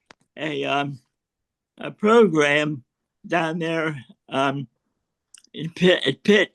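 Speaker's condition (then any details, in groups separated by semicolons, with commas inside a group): Cerebral palsy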